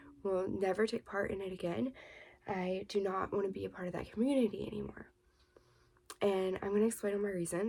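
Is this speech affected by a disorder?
No.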